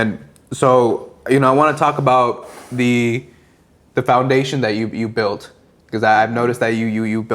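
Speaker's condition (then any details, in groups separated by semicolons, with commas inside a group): No condition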